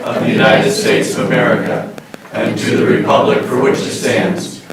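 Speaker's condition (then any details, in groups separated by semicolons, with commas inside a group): No condition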